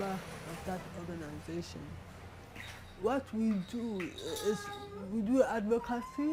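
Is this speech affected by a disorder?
Yes: cerebral palsy.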